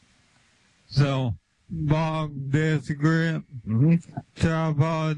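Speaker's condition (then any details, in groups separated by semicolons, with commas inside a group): ALS; limb onset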